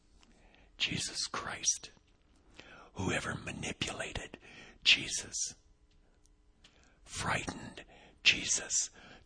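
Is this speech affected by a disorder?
Yes: vocal cord paralysis, unilateral; one vocal cord paralyzed, about 6 weeks; voice not yet back, audibly affected.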